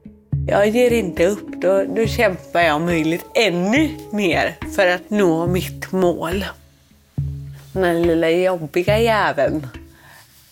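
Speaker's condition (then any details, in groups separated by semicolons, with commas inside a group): Cerebral palsy; born without heartbeat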